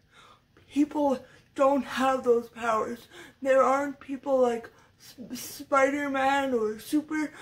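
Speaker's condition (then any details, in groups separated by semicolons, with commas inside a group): Cerebral palsy, severe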